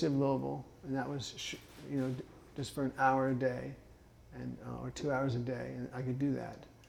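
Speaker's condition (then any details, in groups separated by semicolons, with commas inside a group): Parkinson's; some speech issues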